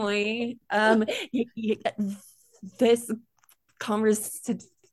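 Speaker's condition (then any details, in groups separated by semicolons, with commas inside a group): Stuttering; stutter since childhood, more severe when younger, quiet child avoiding speaking, NSA workshop in Fort Lauderdale; still stutters, no problems communicating at work, growing confidence; more comfortable the more people spoken to, sound repetitions; prolonged sounds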